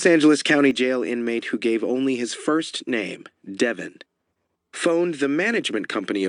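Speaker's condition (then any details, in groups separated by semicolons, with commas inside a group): No condition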